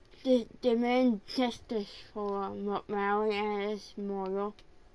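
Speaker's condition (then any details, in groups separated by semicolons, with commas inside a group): Cerebral palsy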